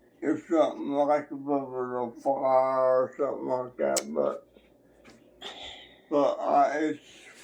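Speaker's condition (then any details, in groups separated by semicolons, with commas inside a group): Slurred speech; hospital bed, catheter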